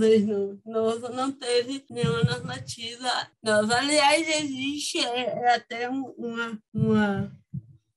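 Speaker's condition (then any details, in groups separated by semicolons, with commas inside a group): Cerebral palsy; from birth, motor sequelae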